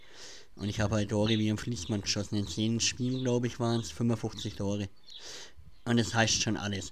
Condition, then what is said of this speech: Cleft palate. Ja, ich hatte natürlich auch schon Nachrichten, ey, lass das lieber mal, man kann dich nicht hören, aber ich habe es ignoriert.